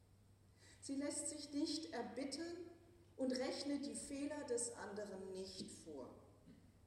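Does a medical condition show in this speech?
No.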